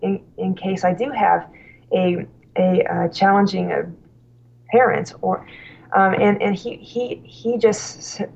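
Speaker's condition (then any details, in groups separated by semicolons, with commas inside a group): Stuttering; severe stuttering at college start, fluency temporarily improved by drinking alcohol, works as school slp; stutters openly, cannot hide it, discloses stuttering to parents, feels in control; noticeable stuttering that cannot be hidden, more fluent when drinking then; repeated sounds, repeated words, blocks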